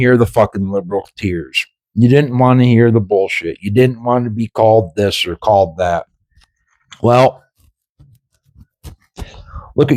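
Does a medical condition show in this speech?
No.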